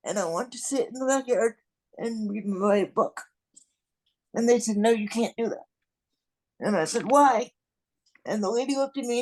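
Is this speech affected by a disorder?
Yes: cerebral palsy.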